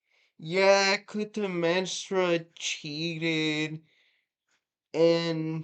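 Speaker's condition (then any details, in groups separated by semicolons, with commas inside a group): Cerebral palsy, mixed, mild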